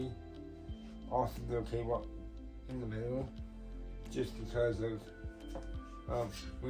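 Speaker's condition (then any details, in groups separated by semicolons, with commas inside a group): Cerebral palsy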